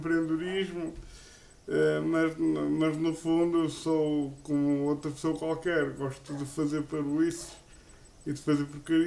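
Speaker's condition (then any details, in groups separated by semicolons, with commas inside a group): Cerebral palsy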